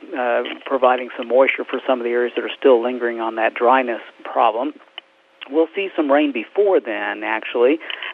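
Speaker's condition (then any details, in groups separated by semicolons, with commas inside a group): No condition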